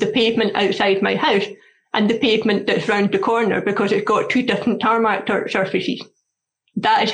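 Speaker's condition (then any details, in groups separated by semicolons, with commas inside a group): Deafness; learned to speak through speech therapy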